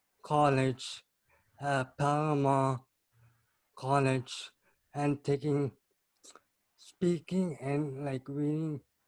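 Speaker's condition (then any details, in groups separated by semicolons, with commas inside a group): Cerebral palsy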